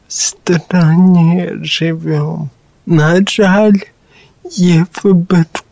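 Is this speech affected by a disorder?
Yes: cerebral palsy; since birth, born apparently lifeless, parents told would die within three weeks; speech defect noticeable to others, not heard by self, startled by own voice on microphone.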